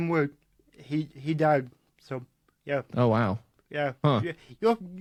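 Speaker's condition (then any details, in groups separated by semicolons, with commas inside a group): Cerebral palsy; present from birth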